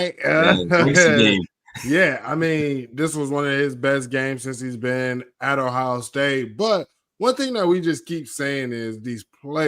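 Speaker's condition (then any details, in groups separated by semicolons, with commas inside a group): No condition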